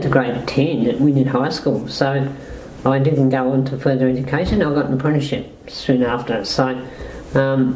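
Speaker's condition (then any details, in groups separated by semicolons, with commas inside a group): Motor neuron disease-like muscle disease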